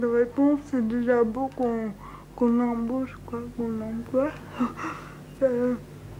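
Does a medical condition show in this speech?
Yes: cerebral palsy.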